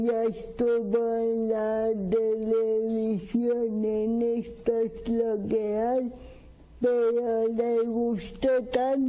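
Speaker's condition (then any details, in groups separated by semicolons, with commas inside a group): Cerebral palsy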